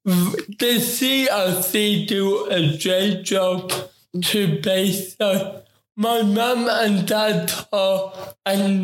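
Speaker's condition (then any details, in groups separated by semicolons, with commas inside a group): Ataxic cerebral palsy; affects talking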